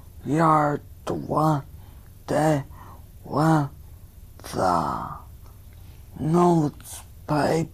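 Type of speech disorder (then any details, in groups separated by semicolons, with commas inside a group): Spastic dysarthria; cerebral palsy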